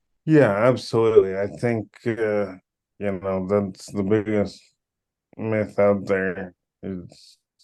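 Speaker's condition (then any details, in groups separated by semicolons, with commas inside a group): Cerebral palsy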